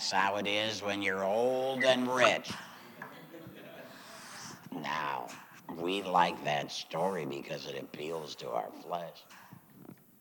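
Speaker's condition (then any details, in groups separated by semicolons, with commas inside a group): Laryngectomy; says used to serve God with voice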